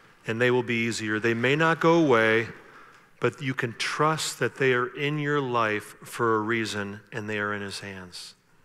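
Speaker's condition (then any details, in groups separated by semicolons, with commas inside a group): No condition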